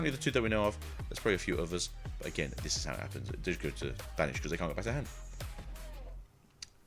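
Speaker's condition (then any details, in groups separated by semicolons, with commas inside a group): No condition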